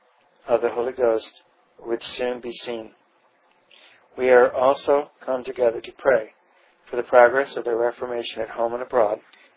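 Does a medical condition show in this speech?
No.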